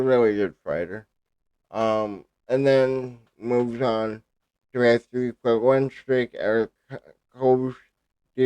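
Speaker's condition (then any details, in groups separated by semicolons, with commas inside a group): Cerebral palsy; speech affected by cerebral palsy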